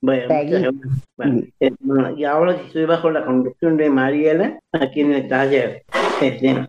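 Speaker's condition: Down syndrome; age 64

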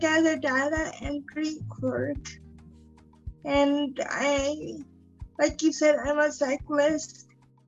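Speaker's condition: Cerebral palsy; diagnosed at age one, told would never walk; walks up to 10,000 steps daily, cycles half marathon races, 20-km Life Without Limits challenge

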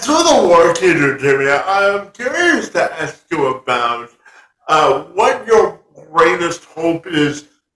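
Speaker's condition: Spastic quadriplegia cerebral palsy

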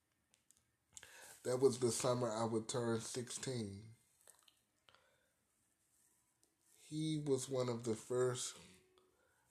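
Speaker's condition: Cerebral palsy; arthritis

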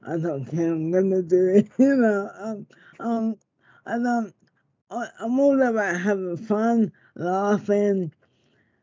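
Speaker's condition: Motor neurone disease; diagnosed after months of speech difficulties, sees speech therapist

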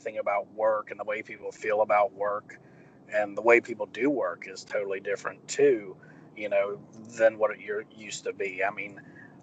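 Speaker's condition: No condition

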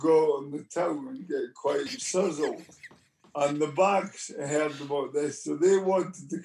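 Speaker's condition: Motor neurone disease; onset with left hand weakness, twitching, arm weakness, speech therapists offered; about 4 years since diagnosis

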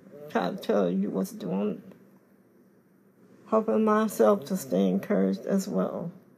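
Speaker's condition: Cerebral palsy; scoliosis

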